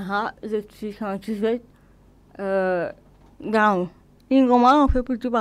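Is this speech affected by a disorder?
Yes: cerebral palsy.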